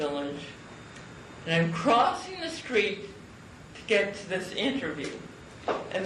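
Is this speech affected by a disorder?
Yes: cerebral palsy; from birth.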